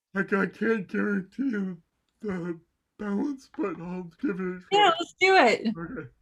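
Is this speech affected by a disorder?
Yes: cerebral palsy; mild left side.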